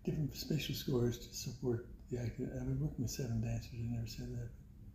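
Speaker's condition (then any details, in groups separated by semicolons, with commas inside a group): Parkinson's; voice weakened by Parkinson's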